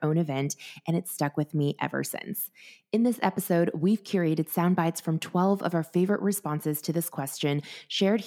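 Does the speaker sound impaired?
No.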